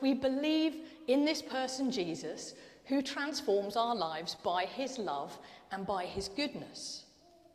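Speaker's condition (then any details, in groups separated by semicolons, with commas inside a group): No condition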